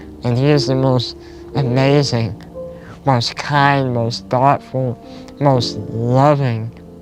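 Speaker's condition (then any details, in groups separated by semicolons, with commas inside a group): Spinal muscular atrophy type two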